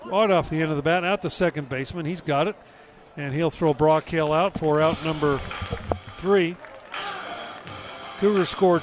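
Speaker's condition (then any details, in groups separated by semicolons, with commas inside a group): No condition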